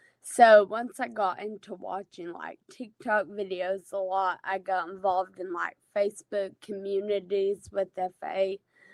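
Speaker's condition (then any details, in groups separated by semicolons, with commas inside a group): Friedreich's ataxia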